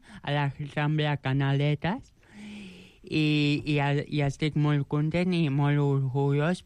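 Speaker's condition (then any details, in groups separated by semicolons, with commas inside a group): Joubert syndrome; present from birth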